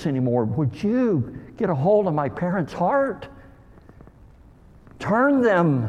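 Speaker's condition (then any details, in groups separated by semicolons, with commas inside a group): Cleft lip and palate; called hair lip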